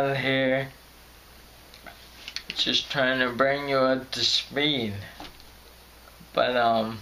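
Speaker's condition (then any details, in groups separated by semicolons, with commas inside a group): Friedreich's ataxia; voice crackles when stressed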